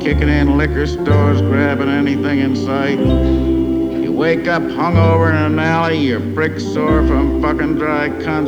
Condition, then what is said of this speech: No condition.